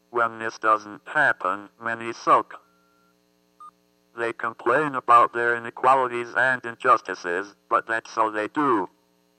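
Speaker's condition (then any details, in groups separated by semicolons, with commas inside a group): Athetoid cerebral palsy; constant muscle movement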